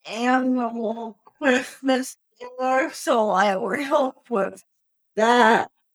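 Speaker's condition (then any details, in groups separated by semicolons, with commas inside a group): Cerebral palsy; brain freeze at 3 days old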